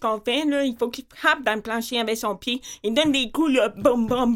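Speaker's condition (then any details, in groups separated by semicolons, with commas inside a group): Profound deafness with cochlear implant, congenital; born 100% deaf, cochlear implant by Dr. Ferron at Hôtel-Dieu de Québec, cochlear electrodes, external magnet; audiologist adjusts implant every 2 years, lip-reads to confirm, misses fast group talk, phone calls hard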